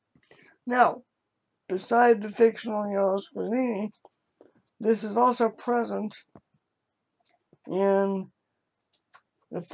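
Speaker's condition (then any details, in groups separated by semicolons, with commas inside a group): Cerebral palsy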